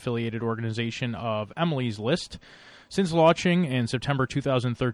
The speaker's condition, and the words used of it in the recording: No condition.